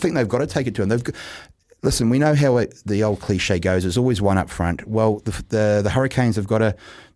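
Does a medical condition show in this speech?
No.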